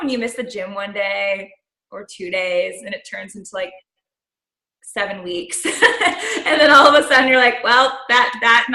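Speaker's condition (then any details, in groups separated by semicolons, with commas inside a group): No condition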